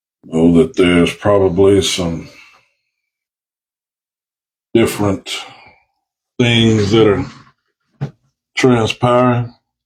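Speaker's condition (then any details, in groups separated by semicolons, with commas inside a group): No condition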